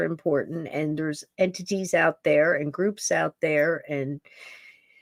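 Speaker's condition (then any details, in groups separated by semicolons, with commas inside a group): No condition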